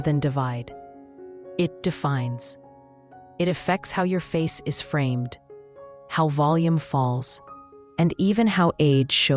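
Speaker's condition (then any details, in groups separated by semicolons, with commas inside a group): No condition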